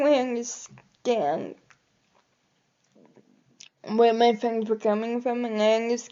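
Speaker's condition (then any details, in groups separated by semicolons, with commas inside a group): Cerebral palsy; able to articulate and speak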